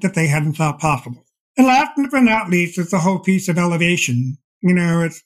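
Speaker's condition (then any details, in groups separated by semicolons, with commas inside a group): Deafblindness; progressive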